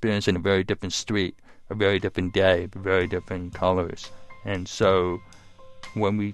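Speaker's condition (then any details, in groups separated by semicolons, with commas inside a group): Hearing loss, cochlear implant; hearing loss from infancy, hearing aids, lip reading, near-total loss late 20s; cochlear implant for about a decade, implant under skin behind ear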